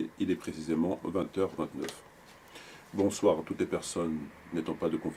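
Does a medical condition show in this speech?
No.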